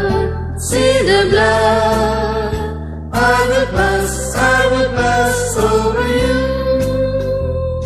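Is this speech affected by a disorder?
No.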